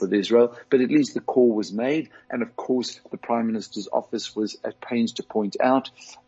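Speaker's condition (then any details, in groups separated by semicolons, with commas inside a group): No condition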